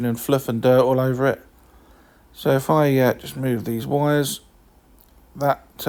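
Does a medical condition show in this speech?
No.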